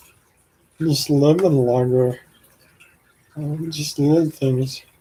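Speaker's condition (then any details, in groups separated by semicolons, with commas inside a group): ALS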